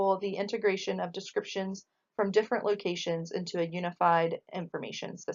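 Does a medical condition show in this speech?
No.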